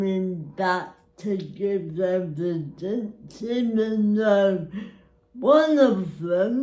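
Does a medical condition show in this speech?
Yes: cerebral palsy; spastic.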